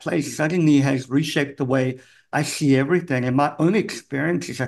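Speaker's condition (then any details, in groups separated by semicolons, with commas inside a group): Cleft palate; congenital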